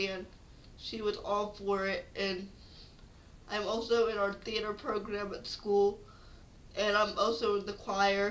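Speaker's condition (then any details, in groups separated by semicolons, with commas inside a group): Cerebral palsy; affects speech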